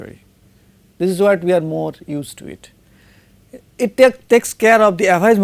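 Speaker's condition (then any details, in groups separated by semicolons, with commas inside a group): No condition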